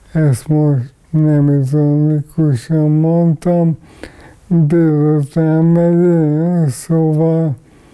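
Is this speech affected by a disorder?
Yes: ALS.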